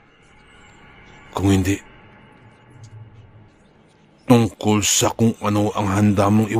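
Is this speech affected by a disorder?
No.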